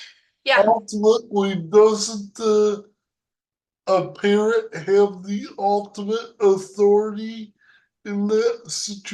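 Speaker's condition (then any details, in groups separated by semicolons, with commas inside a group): Cerebral palsy; speech impairment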